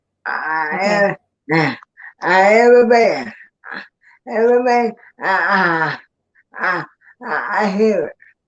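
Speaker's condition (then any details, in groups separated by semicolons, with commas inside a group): ALS; answers relayed by another speaker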